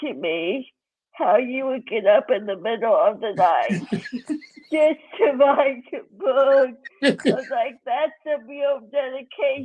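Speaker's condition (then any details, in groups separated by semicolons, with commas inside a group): Cerebral palsy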